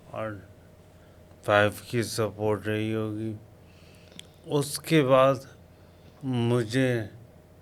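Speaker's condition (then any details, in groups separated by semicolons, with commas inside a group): Coma after road accident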